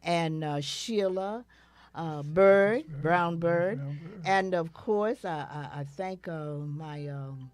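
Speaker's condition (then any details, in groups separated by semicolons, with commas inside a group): No condition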